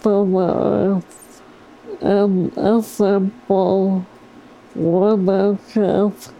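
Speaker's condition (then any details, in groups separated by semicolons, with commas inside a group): ALS; progressive, motorized wheelchair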